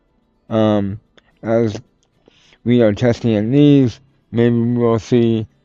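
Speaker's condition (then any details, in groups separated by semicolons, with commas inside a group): Cerebral palsy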